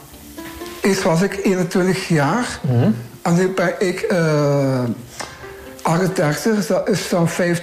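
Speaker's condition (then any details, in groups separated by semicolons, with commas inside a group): Down syndrome; trisomy 21, chromosomal, three copies of chromosome 21 instead of two; speaks well, can read, write and send messages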